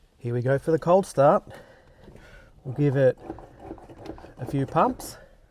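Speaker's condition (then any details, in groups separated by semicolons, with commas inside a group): No condition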